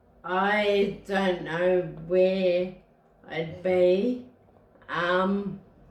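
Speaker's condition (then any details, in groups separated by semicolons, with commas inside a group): Friedreich's ataxia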